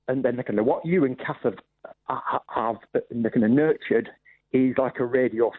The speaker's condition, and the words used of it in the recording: Stuttering. Didn't you say, wasn't it something about if he shouts back, he doesn't stammer?